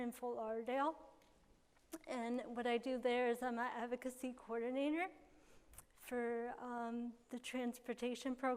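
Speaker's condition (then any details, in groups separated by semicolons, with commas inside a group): Cerebral palsy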